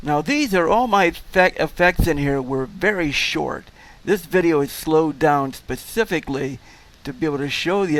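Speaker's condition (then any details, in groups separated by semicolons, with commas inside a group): No condition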